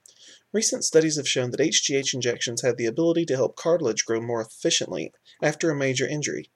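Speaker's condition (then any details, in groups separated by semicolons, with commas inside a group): No condition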